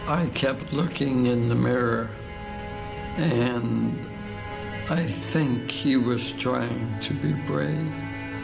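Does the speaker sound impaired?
Yes: ALS, through a speech-generating device.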